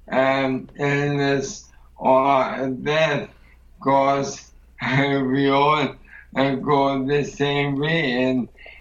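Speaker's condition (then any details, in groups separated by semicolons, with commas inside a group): ALS; progressive muscle weakness first noticed doing push-ups, initially blamed on accident; weight loss, falls, trouble using hands and arms, can no longer write; sounds drunk to strangers, voice weakened and more bubbling since Camino, wife Steffi helps explain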